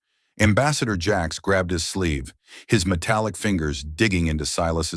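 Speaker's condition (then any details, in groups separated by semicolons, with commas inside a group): No condition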